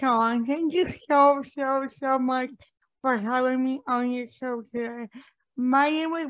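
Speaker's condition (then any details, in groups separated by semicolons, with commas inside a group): Cerebral palsy; speech mocked for years for how it sounds, speaks on podcasts, avoids speaking in TikTok videos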